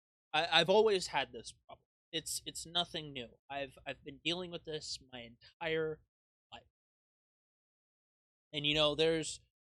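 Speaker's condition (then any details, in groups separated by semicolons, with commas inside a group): No condition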